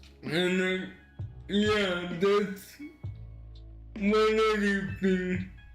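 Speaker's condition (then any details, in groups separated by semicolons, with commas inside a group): Cerebral palsy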